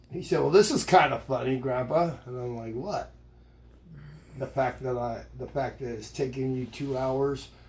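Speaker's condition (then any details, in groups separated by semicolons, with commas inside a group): No condition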